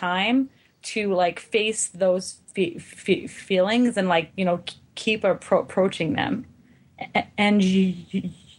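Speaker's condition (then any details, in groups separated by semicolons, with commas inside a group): Stuttering; worsens with change and life transitions; recent period of increased stuttering struggle; big blocks, stops and exhales during blocks, long repetitive stutters, often anticipates stutter before words; repeated sounds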